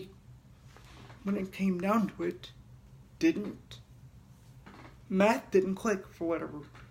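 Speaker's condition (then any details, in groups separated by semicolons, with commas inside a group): Cerebral palsy; heavily altered breathing patterns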